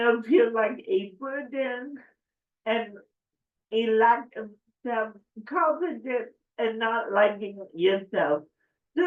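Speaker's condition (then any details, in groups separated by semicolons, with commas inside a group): Cerebral palsy; affects speech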